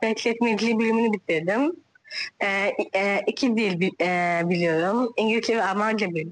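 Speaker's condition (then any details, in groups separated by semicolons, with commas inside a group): Down syndrome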